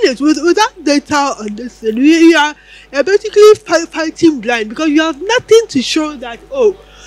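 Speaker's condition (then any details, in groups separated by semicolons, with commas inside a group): Cerebral palsy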